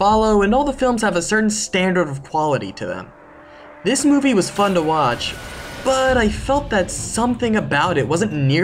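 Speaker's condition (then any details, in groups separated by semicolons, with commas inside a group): No condition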